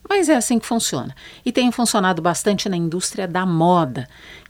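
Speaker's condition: No condition

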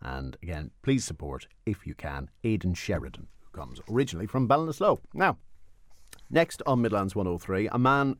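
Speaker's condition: No condition

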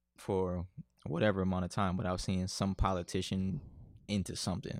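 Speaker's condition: No condition

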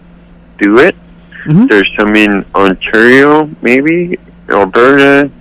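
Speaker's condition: Cerebral palsy; accepts own voice

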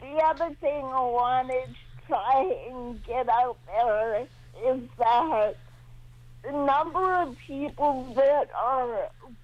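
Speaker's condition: Cerebral palsy, mild

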